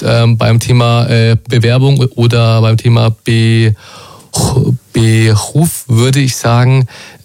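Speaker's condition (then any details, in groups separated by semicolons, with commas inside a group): Stuttering; childhood onset, ongoing stuttering, man aged 21; variable fluency, sometimes fully fluent, sometimes blocks, words will not come out despite knowing them; repeated sounds, blocks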